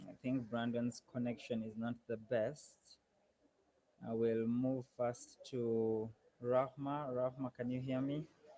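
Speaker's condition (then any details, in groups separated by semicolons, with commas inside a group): No condition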